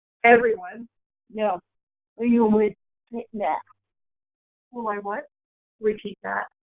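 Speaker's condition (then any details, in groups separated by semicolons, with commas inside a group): Cerebral palsy; speech impediment, listeners need words repeated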